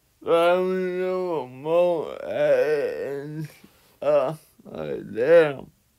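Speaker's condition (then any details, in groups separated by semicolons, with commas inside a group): Cerebral palsy; one hand affected; atypical speech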